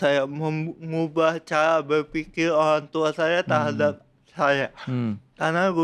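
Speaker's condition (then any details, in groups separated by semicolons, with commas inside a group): Cerebral palsy; from birth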